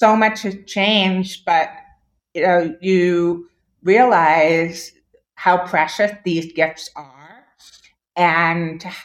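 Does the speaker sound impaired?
Yes: deafness; born with moderate to severe hearing loss, diagnosed as toddler, hearing aids, then esteem implant; permanently deaf without implants, two cochlear implants after esteem implant battery died after ten years.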